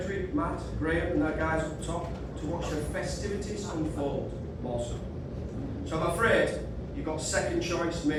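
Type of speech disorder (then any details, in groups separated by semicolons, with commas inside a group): None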